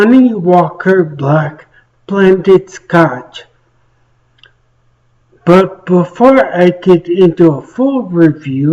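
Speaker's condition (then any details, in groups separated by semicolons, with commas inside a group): Traumatic brain injury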